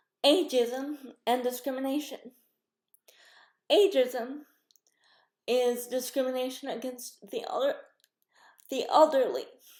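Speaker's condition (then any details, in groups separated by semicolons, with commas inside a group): Cerebral palsy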